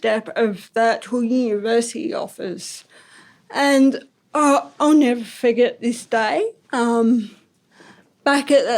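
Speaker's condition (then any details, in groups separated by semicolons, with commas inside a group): Ataxic cerebral palsy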